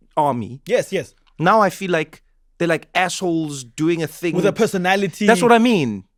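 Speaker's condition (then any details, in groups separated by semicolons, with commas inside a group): No condition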